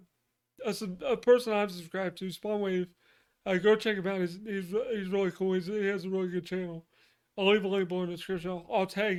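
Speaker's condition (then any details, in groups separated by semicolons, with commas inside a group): Cerebral palsy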